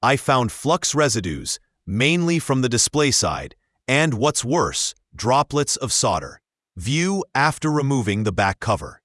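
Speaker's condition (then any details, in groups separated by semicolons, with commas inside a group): No condition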